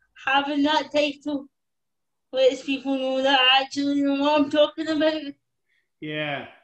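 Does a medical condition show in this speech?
Yes: cerebral palsy.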